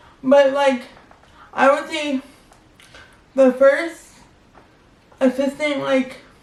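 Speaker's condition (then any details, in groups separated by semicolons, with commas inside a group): Cerebral palsy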